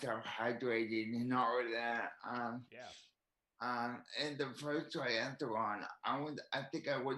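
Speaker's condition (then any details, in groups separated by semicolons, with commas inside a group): Cerebral palsy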